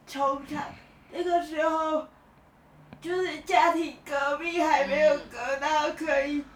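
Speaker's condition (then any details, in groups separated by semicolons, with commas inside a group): Cerebral palsy; rest of body not mobile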